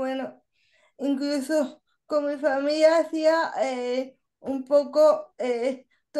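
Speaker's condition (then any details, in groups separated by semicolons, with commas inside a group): Cerebral palsy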